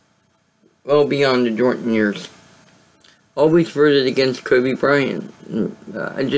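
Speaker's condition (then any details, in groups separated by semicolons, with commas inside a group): Cerebral palsy; voice sound affected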